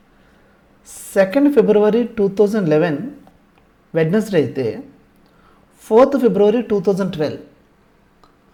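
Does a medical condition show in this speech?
No.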